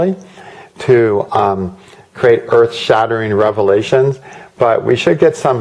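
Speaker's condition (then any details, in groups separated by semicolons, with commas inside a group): No condition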